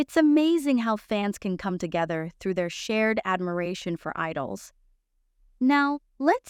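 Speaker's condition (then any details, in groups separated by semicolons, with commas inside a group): No condition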